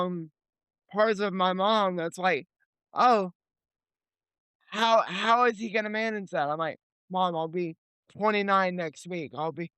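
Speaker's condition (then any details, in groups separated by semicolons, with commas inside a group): Cerebral palsy; lifelong wheelchair user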